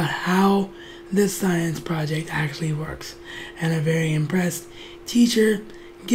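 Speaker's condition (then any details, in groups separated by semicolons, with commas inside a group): Cerebral palsy; wheelchair bound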